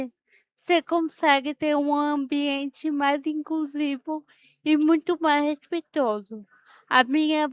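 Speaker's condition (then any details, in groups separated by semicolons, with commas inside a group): Cerebral palsy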